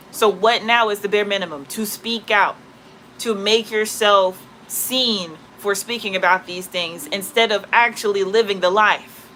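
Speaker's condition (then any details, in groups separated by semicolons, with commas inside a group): No condition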